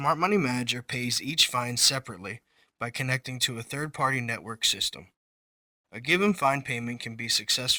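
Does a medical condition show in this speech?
No.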